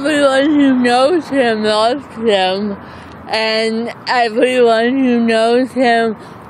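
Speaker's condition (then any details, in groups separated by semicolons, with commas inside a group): Cerebral palsy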